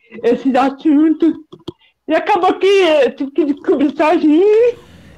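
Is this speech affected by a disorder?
Yes: cerebral palsy; head movements seen by others, described as only a limitation; others perceive speech as somewhat slurred, not noticed by herself.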